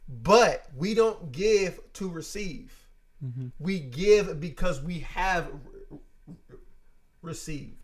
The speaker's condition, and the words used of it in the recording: Stuttering. Yeah. I'm stuttering a whole lot in this uh, so podcast.